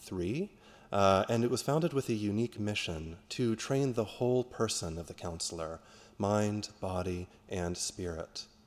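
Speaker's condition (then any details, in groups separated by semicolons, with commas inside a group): No condition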